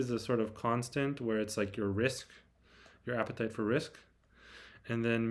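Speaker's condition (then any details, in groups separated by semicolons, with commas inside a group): No condition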